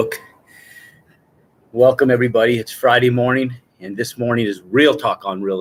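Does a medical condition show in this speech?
No.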